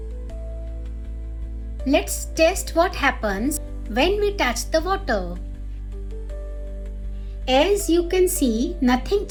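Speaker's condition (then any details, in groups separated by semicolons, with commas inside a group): No condition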